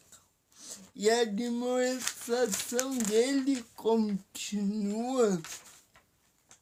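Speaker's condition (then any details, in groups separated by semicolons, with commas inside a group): Paralysis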